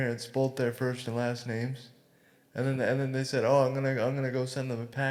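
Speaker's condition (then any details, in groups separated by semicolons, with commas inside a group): Cerebral palsy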